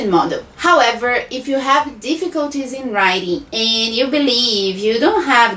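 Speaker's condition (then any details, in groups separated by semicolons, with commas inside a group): No condition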